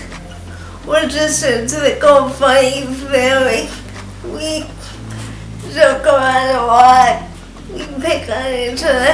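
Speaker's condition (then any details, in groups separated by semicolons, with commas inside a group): Cerebral palsy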